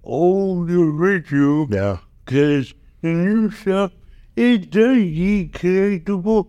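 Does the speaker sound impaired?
Yes: cerebral palsy; caused by oxygen-related brain damage.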